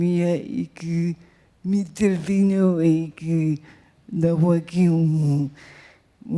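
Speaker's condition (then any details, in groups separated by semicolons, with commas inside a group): Cerebral palsy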